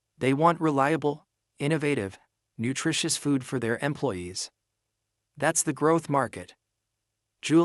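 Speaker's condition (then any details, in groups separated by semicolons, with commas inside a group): No condition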